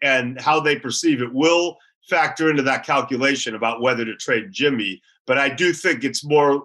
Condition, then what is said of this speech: No condition.